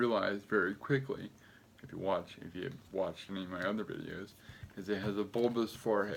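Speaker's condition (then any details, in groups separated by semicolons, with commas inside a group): Cerebral palsy; affects gait and walking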